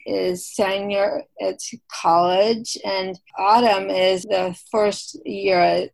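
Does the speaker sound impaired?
Yes: aphasia after stroke; severe stroke about 7 years ago, right arm weakness slowly recovering, two months in wheelchair; speech therapy 2 hours, 5 days weekly, physical and occupational therapy, stem cell surgery done, much improvement; initially no speech except word no, reading fine, writing difficult, intonation therapy Beth Israel Hospital Boston.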